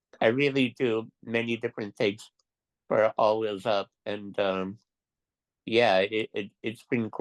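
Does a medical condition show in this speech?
Yes: Duchenne muscular dystrophy.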